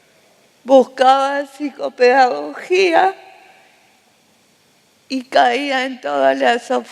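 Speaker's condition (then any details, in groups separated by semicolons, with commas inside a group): Cerebral palsy; respiratory arrest at birth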